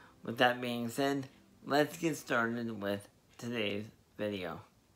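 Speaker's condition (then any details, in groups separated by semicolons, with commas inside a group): Spastic diplegia cerebral palsy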